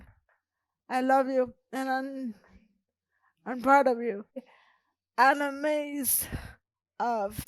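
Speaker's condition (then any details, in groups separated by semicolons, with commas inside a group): Cerebral palsy; present from birth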